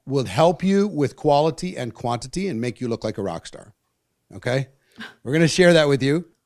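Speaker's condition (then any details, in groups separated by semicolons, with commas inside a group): No condition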